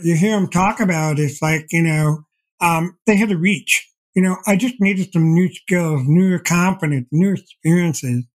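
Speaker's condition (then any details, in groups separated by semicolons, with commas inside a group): Deafblindness; progressive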